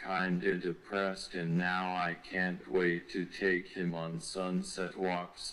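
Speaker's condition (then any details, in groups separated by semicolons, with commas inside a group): ALS, speech-generating device; onset left arm weakness, tracheostomy, feeding tube; rapid progression, completely paralyzed; uses eye gaze device, eats through feeding tube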